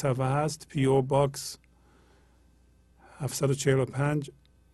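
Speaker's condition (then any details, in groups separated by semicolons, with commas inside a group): No condition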